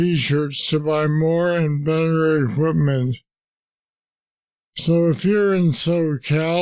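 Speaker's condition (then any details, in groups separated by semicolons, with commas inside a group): Parkinson's disease; deep brain stimulators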